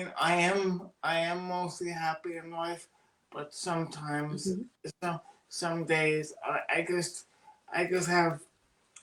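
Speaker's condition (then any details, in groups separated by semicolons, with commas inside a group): Cerebral palsy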